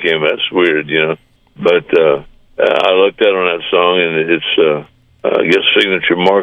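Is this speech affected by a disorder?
Yes: Parkinson's disease; diagnosed about a year ago, brain surgery about two and a half months ago; walking not yet as wanted, taking exercise classes, recently back to working out.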